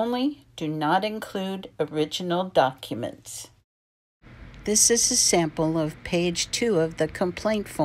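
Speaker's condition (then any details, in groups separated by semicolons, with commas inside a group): No condition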